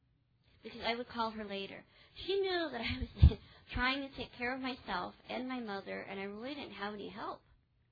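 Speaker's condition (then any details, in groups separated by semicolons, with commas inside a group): Cleft palate; congenital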